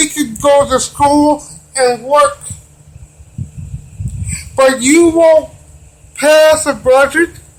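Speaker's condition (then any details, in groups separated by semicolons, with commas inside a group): Cerebral palsy; wheelchair user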